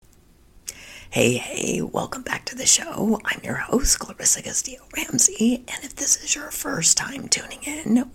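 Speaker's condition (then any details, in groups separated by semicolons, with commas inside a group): Spasmodic dysphonia; voice sounds like laryngitis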